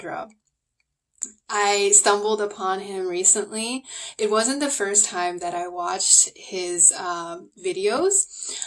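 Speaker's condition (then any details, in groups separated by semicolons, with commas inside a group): No condition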